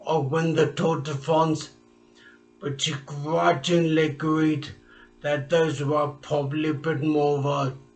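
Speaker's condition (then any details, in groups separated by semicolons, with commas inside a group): Traumatic brain injury; speech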